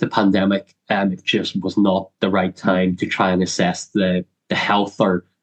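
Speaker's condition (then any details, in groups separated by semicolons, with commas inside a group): Cleft lip and palate; much speech therapy in childhood, dreaded reading aloud and public speaking as child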